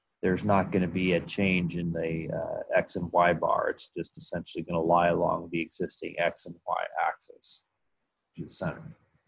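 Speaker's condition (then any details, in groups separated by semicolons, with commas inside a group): No condition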